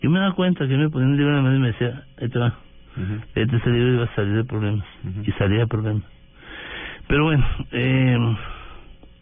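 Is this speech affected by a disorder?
Yes: Parkinson's disease; onset after returning to Bogotá, stooped hunched posture at times, loss of strength, weakness; neurologist care, walking, running and tennis exercise, felt stronger after two weeks; voice sometimes trembles, sometimes intelligible, sometimes not understood at all.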